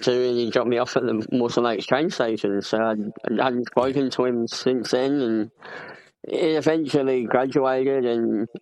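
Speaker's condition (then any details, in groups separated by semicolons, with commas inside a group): Cleft palate; congenital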